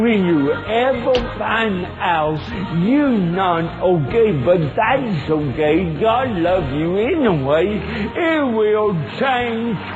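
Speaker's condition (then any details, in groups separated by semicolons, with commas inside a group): Cerebral palsy; from birth; speech hard to understand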